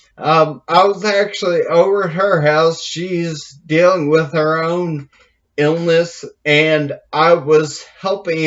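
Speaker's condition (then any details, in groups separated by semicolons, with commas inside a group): Brain injury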